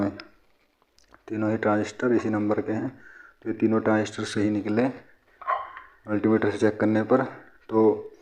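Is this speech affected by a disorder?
No.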